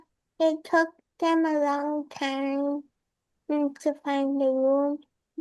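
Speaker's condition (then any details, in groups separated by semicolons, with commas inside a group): SMA type 1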